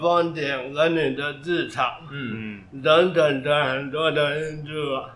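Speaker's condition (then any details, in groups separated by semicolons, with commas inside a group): Brain injury with language impairment; brain damage; thinking otherwise typical, communication initially poor, improved since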